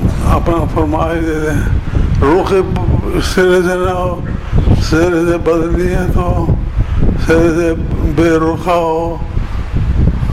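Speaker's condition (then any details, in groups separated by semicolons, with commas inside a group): Difficulty speaking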